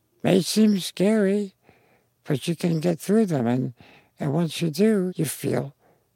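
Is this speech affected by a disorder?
Yes: spinal muscular atrophy; congenital genetic neuromuscular, incurable, quadriplegic, full sensation but no muscles, never walked or stood, lifelong wheelchair; progressive, age 56, cannot hold pencil, writes with voice recognition program, drives motorized wheelchair, needs help.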